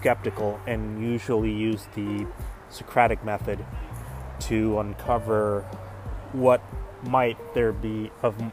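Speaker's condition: No condition

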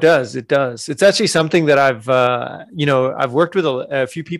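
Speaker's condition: No condition

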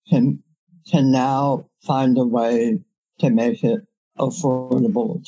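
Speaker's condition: Head and neck cancer surgery; no evidence of disease for years, severe dysphagia from treatment effects, no normal meal since

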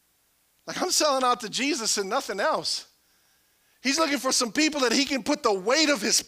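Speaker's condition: No condition

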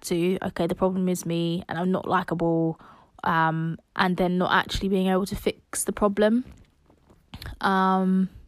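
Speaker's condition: No condition

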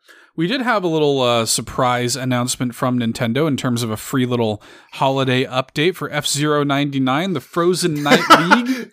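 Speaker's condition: No condition

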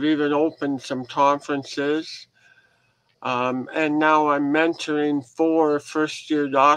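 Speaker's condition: Head and neck cancer surgery; crooked head since

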